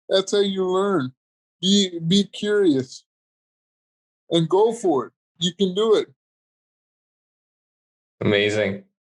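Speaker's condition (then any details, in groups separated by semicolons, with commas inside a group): Cerebral palsy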